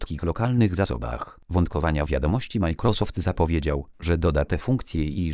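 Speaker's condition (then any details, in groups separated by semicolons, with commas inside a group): No condition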